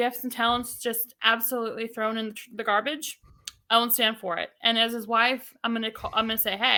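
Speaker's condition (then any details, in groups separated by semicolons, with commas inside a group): No condition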